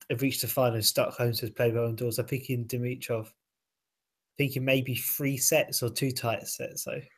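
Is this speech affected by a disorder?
No.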